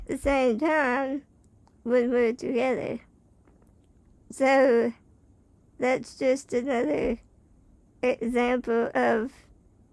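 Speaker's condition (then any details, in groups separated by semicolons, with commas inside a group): Spinal muscular atrophy type 2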